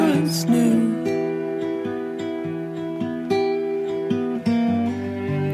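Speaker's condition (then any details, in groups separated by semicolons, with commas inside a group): No condition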